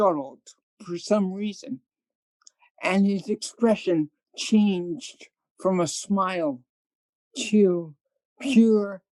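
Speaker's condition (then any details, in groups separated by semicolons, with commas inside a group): Cerebral palsy; present from birth, hearing loss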